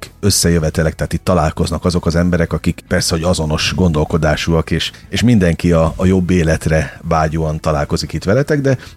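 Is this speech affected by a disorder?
No.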